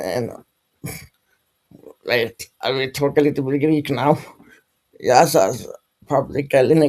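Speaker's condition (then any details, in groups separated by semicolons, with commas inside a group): Dystonia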